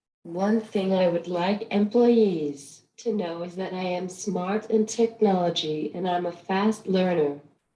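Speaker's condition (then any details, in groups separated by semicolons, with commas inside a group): No condition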